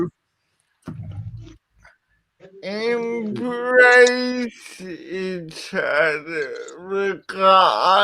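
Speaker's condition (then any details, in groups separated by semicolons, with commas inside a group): Cerebral palsy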